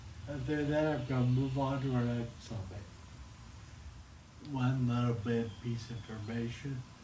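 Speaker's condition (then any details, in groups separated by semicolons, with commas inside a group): Friedreich's ataxia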